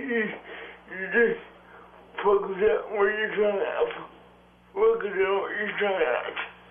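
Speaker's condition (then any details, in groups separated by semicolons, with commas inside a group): Cerebral palsy; birth oxygen deprivation, wheelchair user; strong speech impediment, uses interpreter publicly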